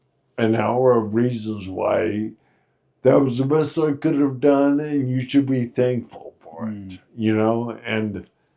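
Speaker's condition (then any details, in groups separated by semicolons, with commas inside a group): Friedreich's ataxia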